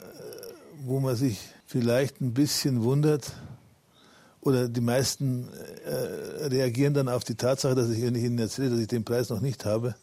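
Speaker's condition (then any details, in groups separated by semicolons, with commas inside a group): Parkinson's disease; almost no tremor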